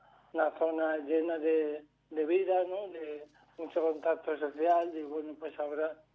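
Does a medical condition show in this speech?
Yes: amyotrophic lateral sclerosis; amyotrophic lateral sclerosis diagnosed about 2 years ago, progressive, neurodegenerative, no treatment, took part in trial; walks well, gradually feeling more impaired.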